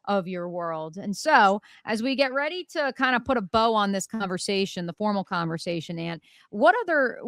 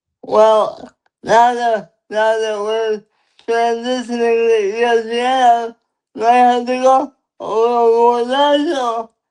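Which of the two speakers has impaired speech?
The second: cerebral palsy; lifelong; limited energy.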